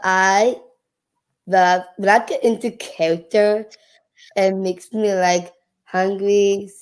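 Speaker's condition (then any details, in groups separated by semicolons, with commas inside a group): Down syndrome; age 14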